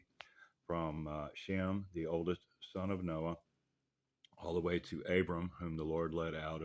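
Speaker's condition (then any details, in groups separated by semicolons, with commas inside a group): No condition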